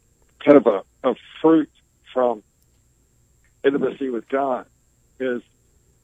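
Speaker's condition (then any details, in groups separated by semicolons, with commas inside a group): ALS; motor neuron loss, progressive paralysis, wheelchair user, sensation intact, pain from clothing seams and shirt wrinkles; able to speak and communicate clearly, slower pace, communicating takes more time due to ventilator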